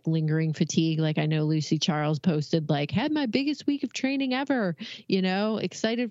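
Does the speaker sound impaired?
No.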